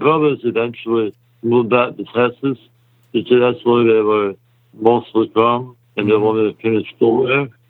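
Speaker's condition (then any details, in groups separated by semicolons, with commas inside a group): Muscular dystrophy; congenital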